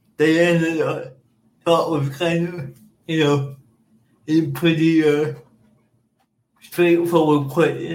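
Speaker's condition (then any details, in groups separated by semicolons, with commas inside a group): Cerebral palsy; caused by oxygen loss at birth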